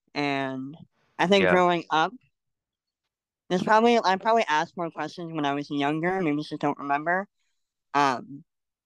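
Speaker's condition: Cleft lip and palate; congenital

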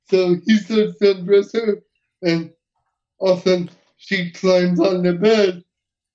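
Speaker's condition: Cerebral palsy; uses wheelchair

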